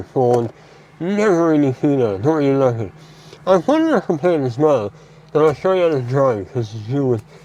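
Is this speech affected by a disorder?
Yes: mouth cancer surgery; speech altered.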